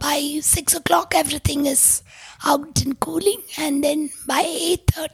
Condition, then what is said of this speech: Tracheostomy. See, I have to use a finger. I have to block this hole and only then there's audibility.